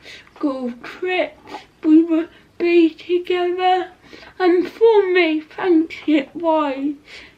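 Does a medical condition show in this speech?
Yes: cerebral palsy; not quadriplegic.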